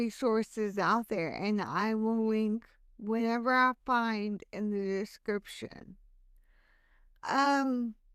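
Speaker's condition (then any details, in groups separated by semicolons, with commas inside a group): Hemiplegic cerebral palsy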